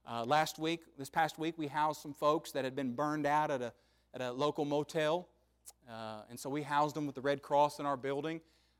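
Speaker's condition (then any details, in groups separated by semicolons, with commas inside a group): No condition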